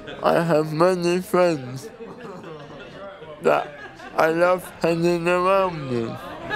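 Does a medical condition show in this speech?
Yes: cerebral palsy.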